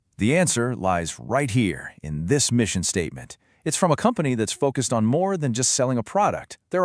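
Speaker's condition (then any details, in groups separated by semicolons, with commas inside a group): No condition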